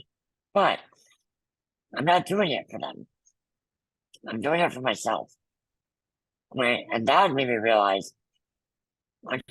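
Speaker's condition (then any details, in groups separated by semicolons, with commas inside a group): Muscular dystrophy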